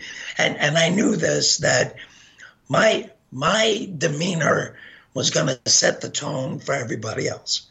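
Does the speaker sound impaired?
Yes: gunshot injury to voice box; hit spine.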